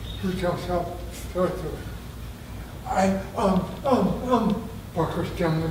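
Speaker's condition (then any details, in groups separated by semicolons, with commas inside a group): Traumatic brain injury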